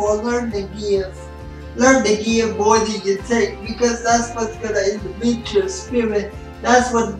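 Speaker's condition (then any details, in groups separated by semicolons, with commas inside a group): Spastic cerebral palsy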